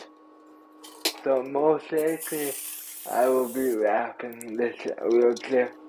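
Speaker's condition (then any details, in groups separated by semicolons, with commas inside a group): Cerebral palsy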